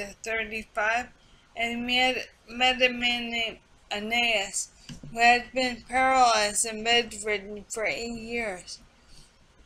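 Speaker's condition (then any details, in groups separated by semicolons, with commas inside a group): Multiple sclerosis; speech affected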